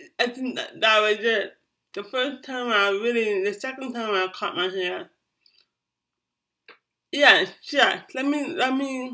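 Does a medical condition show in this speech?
Yes: cerebral palsy.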